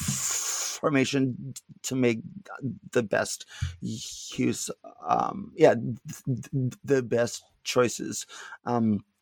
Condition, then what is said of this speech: Stuttering. So I stutter, even though I'm not stuttering much currently.